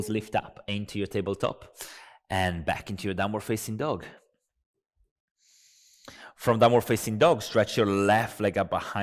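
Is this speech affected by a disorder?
No.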